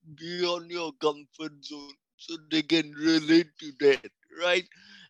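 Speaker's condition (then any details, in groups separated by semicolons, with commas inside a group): Cerebral palsy; speech affected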